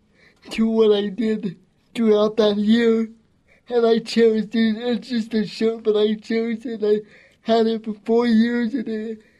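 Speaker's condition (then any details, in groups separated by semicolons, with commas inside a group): Cerebral palsy; gentle, calm, strong voice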